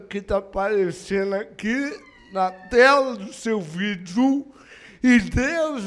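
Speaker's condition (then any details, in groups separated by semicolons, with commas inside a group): Cerebral palsy; no speech as child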